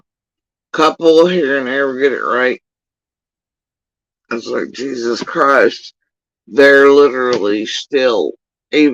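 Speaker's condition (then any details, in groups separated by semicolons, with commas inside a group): Facial paralysis after surgery; tongue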